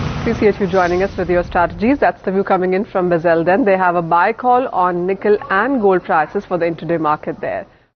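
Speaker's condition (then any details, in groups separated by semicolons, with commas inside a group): No condition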